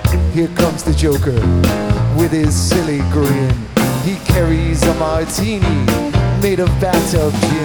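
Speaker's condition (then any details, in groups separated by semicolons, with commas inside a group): No condition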